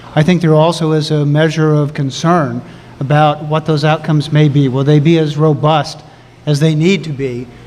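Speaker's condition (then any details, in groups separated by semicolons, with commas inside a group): No condition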